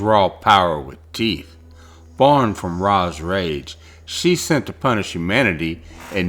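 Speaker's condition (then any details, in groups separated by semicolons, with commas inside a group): No condition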